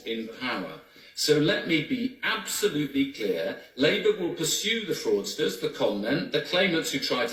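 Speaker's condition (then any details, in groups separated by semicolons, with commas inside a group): No condition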